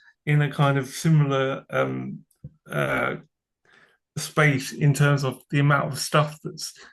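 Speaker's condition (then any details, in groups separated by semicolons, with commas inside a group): Cerebral palsy; from birth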